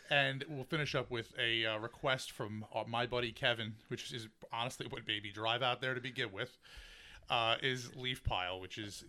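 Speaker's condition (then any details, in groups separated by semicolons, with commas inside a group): No condition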